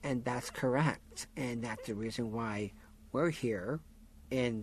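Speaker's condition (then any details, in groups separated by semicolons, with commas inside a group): Down syndrome; disability since childhood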